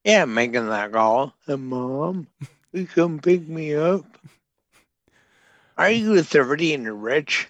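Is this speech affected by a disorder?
Yes: bulbar onset ALS; bulbar onset Lou Gehrig's disease, neurological, affects nerves and muscles, mouth, nose, throat first, then hands; progressing, hands slow, walking and running harder, outwardly looks unaffected; severely impaired, very slow, likened to elderly drunk man, calls self unable to talk.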